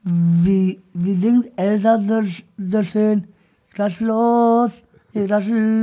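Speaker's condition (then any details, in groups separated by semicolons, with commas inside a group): Down syndrome; trisomy 21 from birth, born five weeks early, emergency surgery after birth in Hannover, formerly wore back corset; age 26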